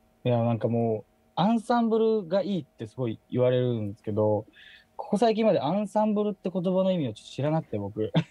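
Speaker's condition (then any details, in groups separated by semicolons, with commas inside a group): No condition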